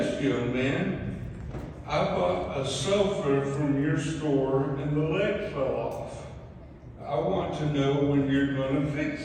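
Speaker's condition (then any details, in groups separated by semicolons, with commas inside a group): ALS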